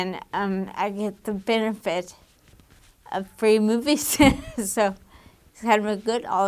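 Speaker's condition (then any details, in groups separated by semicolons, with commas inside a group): Damaged diaphragm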